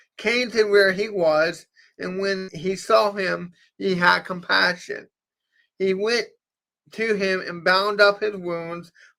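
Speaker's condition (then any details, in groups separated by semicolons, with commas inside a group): Cerebral palsy; from birth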